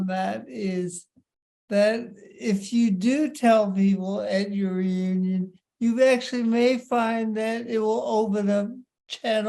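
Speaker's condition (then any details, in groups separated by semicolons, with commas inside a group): Parkinson's disease; balance affected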